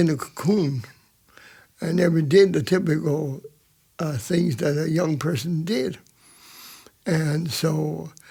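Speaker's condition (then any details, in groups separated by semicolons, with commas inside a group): Cerebral palsy; present from birth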